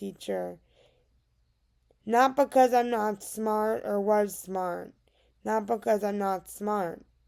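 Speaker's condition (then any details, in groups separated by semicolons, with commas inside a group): Cerebral palsy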